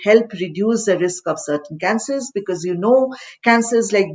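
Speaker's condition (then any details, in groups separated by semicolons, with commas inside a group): No condition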